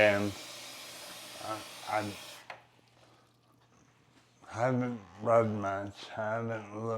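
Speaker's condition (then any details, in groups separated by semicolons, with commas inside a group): Brain injury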